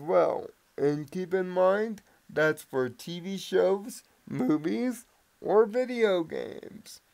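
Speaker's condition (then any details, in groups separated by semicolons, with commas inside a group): Cerebral palsy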